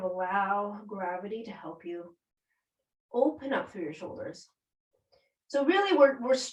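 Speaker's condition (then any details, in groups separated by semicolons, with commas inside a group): No condition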